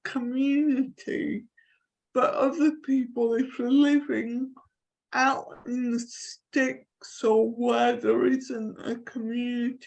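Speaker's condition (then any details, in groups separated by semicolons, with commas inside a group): Cerebral palsy; from birth, affects limbs and neck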